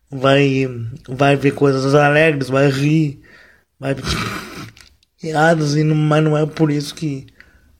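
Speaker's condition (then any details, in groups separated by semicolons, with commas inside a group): Cerebral palsy, mild; wheelchair user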